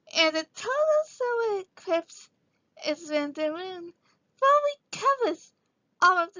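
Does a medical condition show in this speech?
Yes: cerebral palsy.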